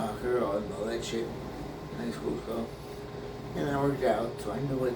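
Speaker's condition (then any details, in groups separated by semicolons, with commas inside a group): Brain injury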